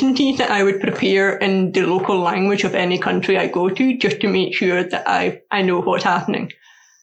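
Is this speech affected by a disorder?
Yes: deafness; learned to speak through speech therapy, progressive eyesight loss.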